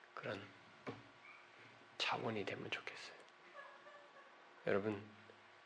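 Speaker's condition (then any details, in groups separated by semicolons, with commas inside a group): No condition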